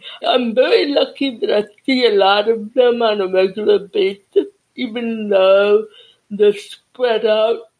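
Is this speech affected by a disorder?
Yes: cerebral palsy and deafness.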